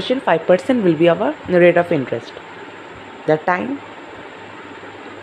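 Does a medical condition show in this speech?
No.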